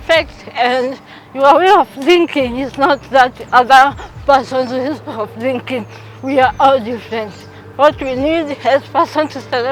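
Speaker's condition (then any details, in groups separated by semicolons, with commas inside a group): Cerebral palsy; from birth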